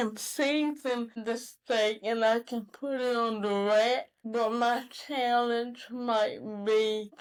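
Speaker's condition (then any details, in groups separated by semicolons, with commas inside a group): Cerebral palsy; mild form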